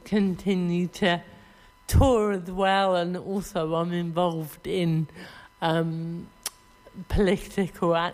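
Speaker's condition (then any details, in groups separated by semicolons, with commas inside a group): Cerebral palsy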